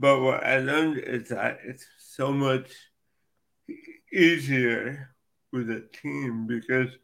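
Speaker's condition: Cerebral palsy; from birth

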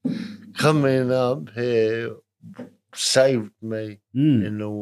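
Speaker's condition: Cerebral palsy, moderate; spastic

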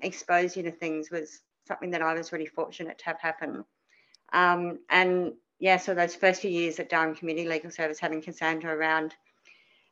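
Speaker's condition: Cleft palate; dental services

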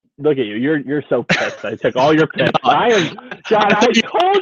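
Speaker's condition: No condition

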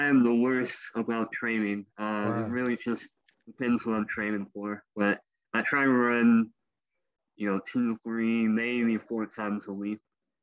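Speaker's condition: Cleft lip and palate; congenital

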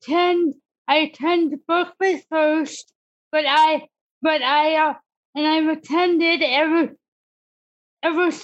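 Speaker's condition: Cerebral palsy; disability since childhood

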